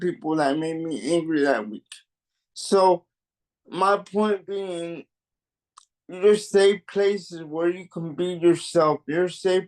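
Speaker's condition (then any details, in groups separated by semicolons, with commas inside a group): Cerebral palsy; mild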